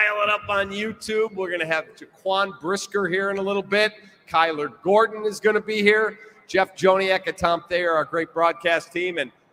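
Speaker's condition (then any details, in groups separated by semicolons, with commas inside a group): No condition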